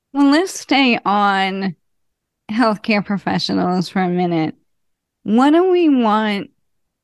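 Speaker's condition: ALS; ALS diagnosed at age 37, terminal, no cure

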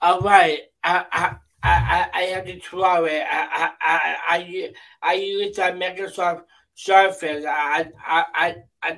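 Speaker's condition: Down syndrome; congenital

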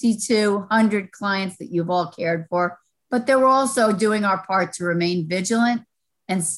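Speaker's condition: No condition

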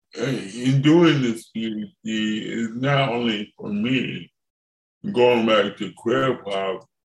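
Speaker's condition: Cerebral palsy; from birth

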